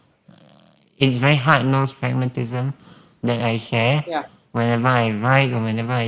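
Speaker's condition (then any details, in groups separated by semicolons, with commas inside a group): Spinal muscular atrophy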